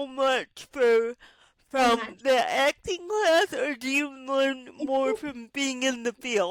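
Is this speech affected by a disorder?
Yes: cerebral palsy; spastic, ataxic features.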